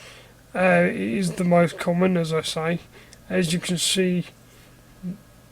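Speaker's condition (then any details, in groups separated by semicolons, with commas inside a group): Cerebral palsy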